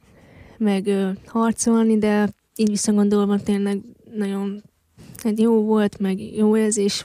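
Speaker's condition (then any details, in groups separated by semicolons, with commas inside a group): Hearing loss since infancy; wears hearing device, not allowed at deaf competitions, zero hearing without device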